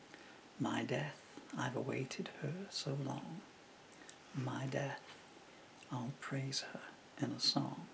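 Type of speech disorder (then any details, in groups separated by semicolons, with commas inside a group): Bulbar dysarthria; progressive bulbar palsy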